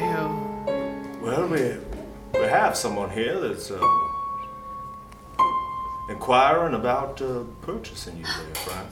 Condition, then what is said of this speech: None; typical speech.